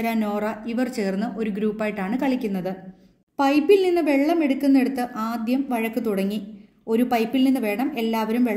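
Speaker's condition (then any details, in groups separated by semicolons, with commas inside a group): No condition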